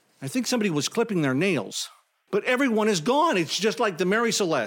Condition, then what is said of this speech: No condition.